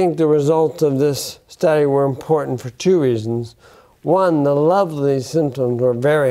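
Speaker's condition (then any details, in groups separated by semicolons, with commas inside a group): Bulbar onset ALS; affects speech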